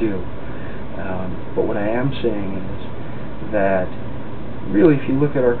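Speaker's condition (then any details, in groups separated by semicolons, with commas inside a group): No condition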